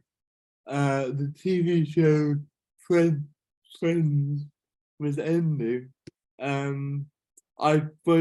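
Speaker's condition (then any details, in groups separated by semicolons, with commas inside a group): Cerebral palsy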